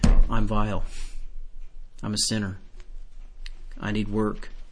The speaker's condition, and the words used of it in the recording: No condition.